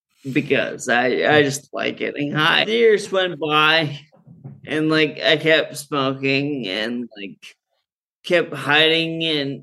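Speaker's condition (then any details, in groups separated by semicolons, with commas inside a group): Friedreich's ataxia; slowly worsening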